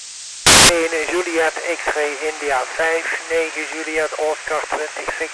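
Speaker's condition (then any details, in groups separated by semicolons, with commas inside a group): No condition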